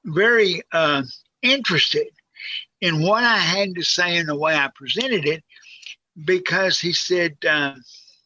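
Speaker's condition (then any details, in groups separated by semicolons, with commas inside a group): Cerebral palsy; quadriplegic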